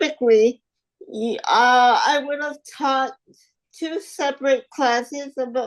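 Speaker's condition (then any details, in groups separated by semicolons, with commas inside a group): Spastic quadriplegic cerebral palsy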